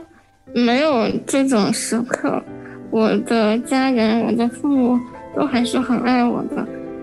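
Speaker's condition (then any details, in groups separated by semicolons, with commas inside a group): Spinal muscular atrophy, severe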